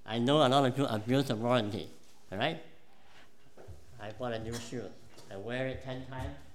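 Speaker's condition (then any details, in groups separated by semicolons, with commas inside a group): Cleft palate; present from birth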